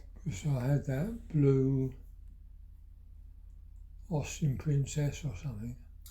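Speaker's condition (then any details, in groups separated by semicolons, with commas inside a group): Parkinson's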